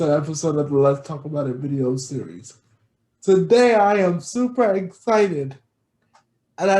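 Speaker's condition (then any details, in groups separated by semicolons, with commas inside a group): Cerebral palsy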